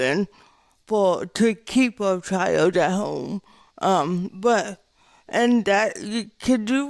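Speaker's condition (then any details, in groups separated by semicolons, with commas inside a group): Cerebral palsy; with developmental disabilities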